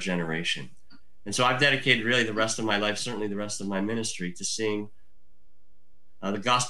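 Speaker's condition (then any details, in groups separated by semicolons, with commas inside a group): Cleft lip and palate; from birth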